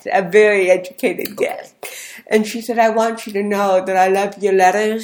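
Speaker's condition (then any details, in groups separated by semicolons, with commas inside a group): Cerebral palsy; speech therapy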